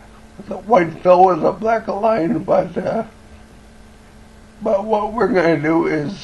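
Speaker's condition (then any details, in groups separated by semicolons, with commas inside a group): Cerebellar ataxia from brain tumour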